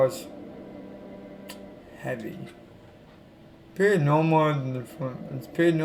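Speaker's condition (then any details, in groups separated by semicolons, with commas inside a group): Cerebral palsy; affects legs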